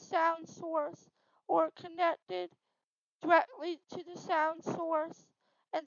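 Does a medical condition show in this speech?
Yes: hearing loss with cochlear implants; FM systems in elementary and high school, neck loop receiver about one school year in elementary; uses cochlear implants, FM system set up with audiologist and implant center.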